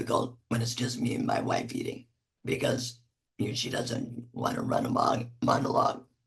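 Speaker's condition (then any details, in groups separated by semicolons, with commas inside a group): Laryngectomy; tracheal neck stoma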